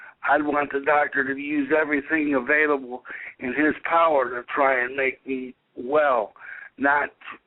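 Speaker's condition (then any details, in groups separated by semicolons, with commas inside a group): Cerebral palsy; able to speak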